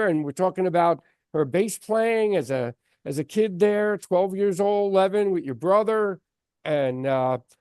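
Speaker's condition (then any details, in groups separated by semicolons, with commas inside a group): No condition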